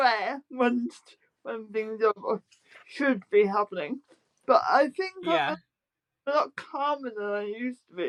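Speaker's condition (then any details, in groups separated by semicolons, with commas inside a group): Spastic quadriplegic cerebral palsy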